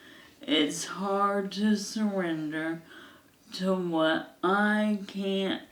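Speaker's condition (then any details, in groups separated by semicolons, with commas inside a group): ALS; hand onset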